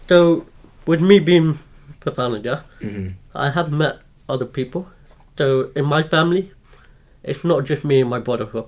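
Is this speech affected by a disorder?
Yes: profound deafness, congenital; born profoundly deaf, cannot hear at all without hearing aids, uses hearing aids, light doorbell, no telephone.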